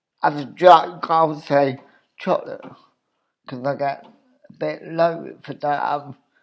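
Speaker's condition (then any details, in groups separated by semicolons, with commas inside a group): Cerebral palsy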